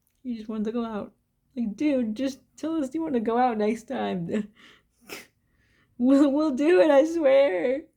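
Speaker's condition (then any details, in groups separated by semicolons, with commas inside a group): Cerebral palsy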